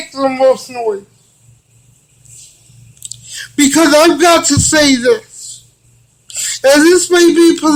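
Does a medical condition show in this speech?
Yes: cerebral palsy; from birth; physical therapy.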